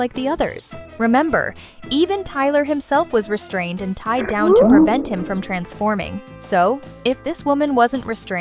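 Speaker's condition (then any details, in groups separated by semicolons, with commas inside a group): No condition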